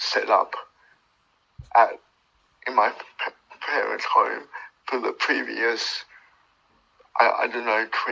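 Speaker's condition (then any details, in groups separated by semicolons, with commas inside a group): Cerebral palsy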